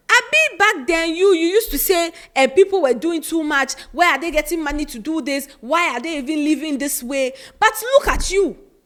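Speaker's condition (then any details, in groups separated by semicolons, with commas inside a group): No condition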